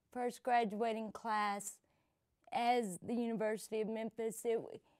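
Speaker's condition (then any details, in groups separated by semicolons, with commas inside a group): Cerebral palsy; from birth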